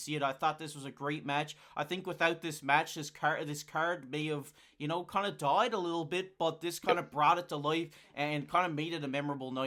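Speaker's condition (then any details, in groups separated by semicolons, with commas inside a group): No condition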